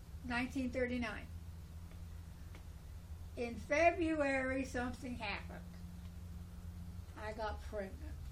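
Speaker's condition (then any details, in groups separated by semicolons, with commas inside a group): No condition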